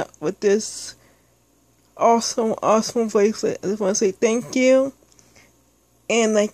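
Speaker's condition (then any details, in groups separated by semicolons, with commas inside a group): Speech impairment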